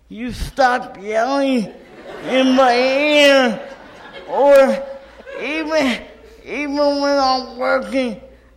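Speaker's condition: Cerebral palsy; lives independently without 24-hour support

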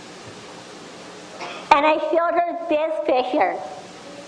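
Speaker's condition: Down syndrome; speech problems

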